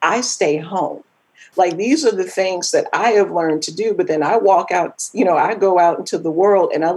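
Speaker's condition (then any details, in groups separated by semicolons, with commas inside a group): No condition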